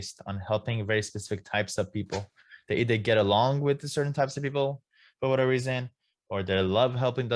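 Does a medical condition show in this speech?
No.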